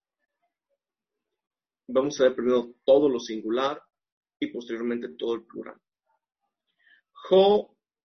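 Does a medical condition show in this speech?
No.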